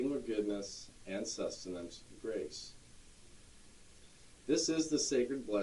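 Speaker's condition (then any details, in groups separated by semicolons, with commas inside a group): No condition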